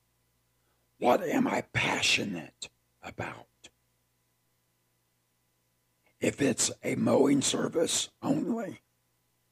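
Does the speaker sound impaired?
Yes: partial laryngectomy; laryngeal cancer, recurring tumor paralyzing vocal cords, repeated surgeries, emergency half voice box removal, tracheostomy tube; about 20 years since sudden onset, speech still self-described as unusual; sudden painless near-whisper at onset, no speech after laryngectomy, taught to speak with tracheostomy tube.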